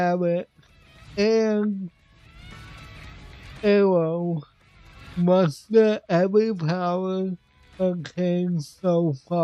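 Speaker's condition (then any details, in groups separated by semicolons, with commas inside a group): Cerebral palsy; affects voice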